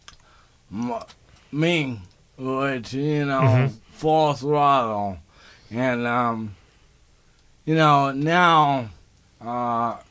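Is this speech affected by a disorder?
Yes: ALS; motor neuron disease, onset with speech impairment and right hand weakness; speech impairment noticed before diagnosis, prompted doctor visit.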